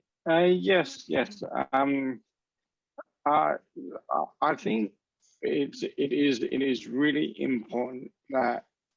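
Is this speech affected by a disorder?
Yes: cerebral palsy.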